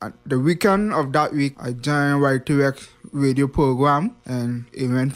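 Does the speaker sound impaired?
Yes: hearing impairment; past speech impediment, ongoing hearing loss; hearing not too great; speech impediment overcome through much speech practice and focused listening.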